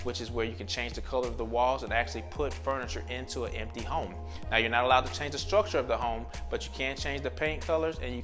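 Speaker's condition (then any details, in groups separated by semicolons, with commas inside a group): No condition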